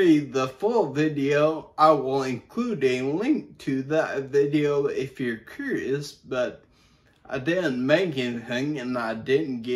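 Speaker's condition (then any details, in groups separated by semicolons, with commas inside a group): Brain injury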